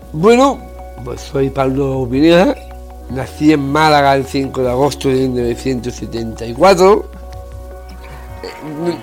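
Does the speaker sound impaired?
Yes: Down syndrome; congenital, age 44.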